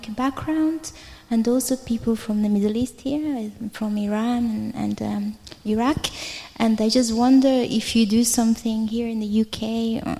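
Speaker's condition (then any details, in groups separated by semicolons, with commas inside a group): No condition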